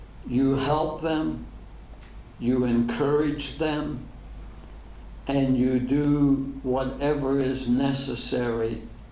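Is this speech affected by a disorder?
Yes: ALS; degenerative; diagnosed ten years ago.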